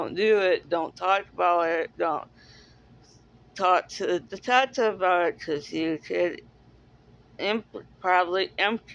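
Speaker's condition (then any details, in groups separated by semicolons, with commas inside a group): Cerebral palsy; speaks differently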